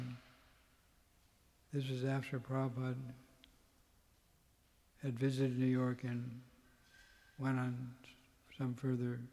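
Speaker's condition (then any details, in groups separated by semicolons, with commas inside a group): Parkinson's; tremor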